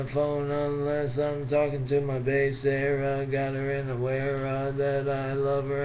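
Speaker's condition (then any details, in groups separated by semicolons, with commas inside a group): Brain injury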